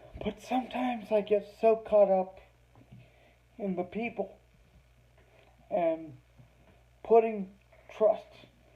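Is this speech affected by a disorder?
Yes: cerebral palsy.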